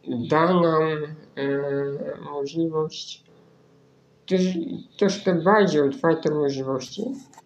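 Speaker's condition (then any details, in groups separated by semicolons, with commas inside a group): Spinal muscular atrophy; nervous system disease preventing muscle building, arm and leg muscle wasting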